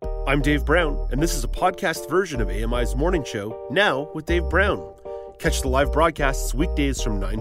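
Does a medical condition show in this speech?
No.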